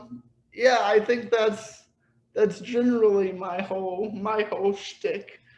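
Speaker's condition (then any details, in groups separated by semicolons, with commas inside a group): Cerebral palsy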